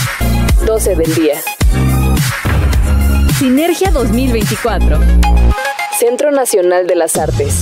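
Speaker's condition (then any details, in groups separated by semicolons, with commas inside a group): No condition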